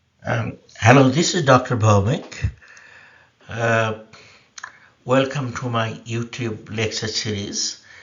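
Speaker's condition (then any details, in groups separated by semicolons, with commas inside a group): No condition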